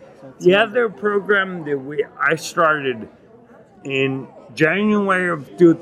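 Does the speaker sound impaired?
Yes: acquired ataxia with dysarthria; Lance-Adams syndrome, brain damage after Legionnaires' pneumonia from contaminated jacuzzi, 12-day induced coma, onset at 39; hard to speak and articulate, chest heaviness when speaking, bites tongue 2-3 times daily eating.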